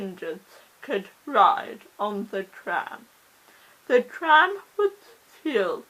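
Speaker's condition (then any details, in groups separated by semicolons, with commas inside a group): Cerebral palsy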